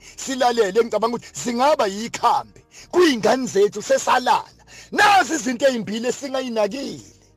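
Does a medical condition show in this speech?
No.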